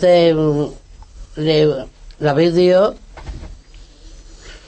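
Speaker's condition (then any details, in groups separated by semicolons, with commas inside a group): Down syndrome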